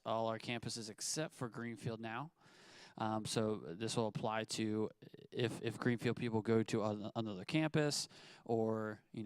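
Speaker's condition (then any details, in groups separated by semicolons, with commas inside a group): No condition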